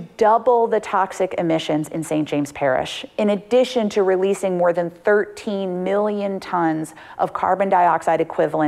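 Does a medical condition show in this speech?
No.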